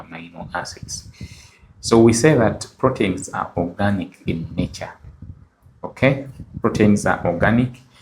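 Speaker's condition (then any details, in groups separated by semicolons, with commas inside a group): No condition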